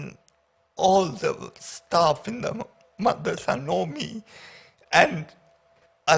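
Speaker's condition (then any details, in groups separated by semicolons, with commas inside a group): Paraplegia with essential tremor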